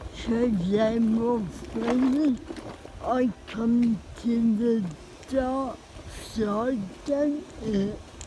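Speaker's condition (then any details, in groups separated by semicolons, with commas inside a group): Cerebral palsy; spastic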